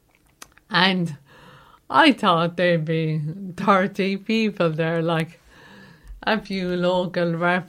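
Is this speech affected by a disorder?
Yes: motor neuron disease; recently diagnosed, mobility lost, no use of hands, balance gone when walking; needs to hold on to someone everywhere, physically well otherwise, pain at times, comes and goes; voice affected, voice among everyday things no longer managed.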